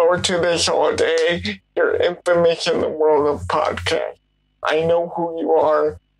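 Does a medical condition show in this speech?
Yes: cerebral palsy.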